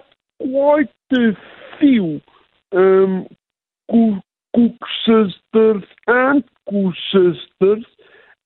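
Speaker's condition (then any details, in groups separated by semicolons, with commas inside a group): Cerebral palsy; reduced typing speed and accuracy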